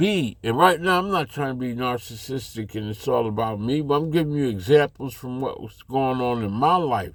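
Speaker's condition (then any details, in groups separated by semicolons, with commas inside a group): Slurred speech; still slurs words occasionally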